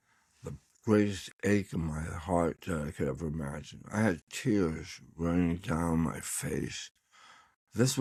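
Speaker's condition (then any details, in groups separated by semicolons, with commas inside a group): Tongue cancer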